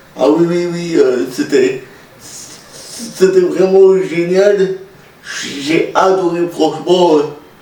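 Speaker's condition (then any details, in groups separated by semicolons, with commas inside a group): Cerebral palsy; uses wheelchair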